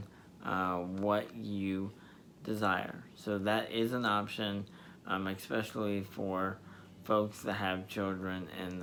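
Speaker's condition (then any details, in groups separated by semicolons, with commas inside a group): Cerebral palsy; spastic diplegia, surgery resetting both ankles and knees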